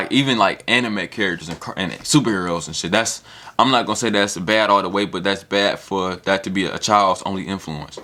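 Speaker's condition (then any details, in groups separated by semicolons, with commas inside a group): No condition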